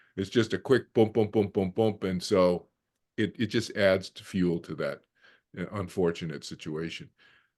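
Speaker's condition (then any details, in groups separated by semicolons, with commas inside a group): No condition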